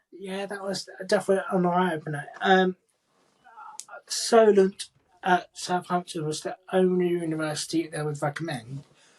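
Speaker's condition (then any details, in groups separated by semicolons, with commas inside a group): Cerebral palsy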